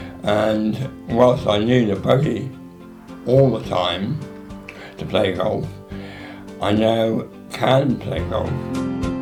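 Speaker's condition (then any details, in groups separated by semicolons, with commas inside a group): Radiotherapy spinal damage; radiotherapy overdose to spine, near paralysis of left side; about 13 years since radiotherapy overdose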